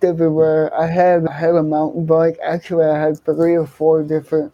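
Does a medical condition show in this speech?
Yes: cerebral palsy, hemiplegia.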